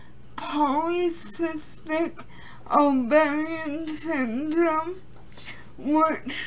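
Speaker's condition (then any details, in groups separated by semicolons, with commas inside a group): Cerebral palsy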